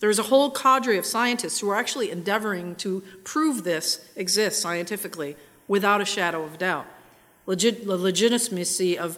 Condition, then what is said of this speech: No condition.